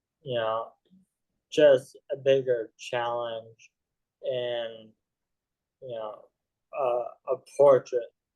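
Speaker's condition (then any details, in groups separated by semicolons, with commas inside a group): ALS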